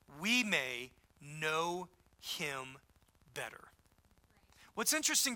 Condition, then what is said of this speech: No condition.